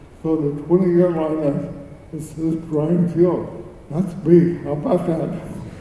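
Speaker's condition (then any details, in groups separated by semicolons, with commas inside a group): Cerebral palsy; speech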